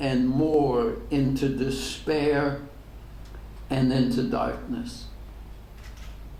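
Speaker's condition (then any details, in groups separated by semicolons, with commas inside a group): ALS; degenerative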